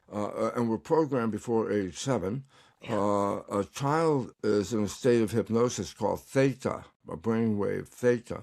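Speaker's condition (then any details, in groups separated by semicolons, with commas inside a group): Tongue cancer; recovering, tongue exercises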